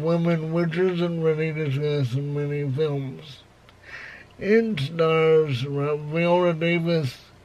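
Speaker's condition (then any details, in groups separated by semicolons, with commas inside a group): Cerebral palsy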